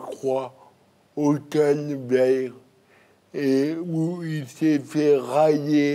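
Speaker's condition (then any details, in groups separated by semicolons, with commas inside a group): Cerebral palsy; birth injury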